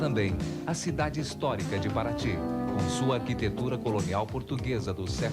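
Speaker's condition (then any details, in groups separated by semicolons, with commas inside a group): No condition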